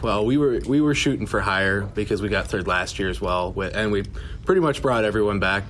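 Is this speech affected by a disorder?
No.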